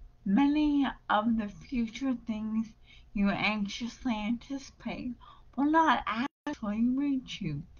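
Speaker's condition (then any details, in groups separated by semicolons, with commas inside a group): Brain injury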